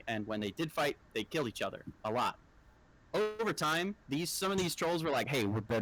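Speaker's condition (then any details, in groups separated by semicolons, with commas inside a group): No condition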